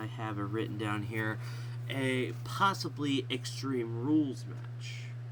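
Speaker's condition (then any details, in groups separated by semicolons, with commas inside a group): No condition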